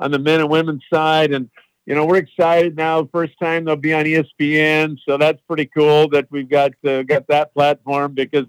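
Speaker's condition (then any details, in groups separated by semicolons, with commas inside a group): No condition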